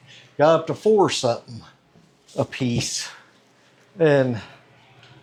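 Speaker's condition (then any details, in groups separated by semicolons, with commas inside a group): No condition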